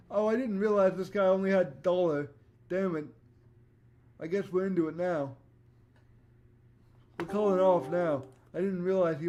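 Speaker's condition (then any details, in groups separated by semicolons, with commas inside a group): Cerebral palsy; voice tone sometimes odd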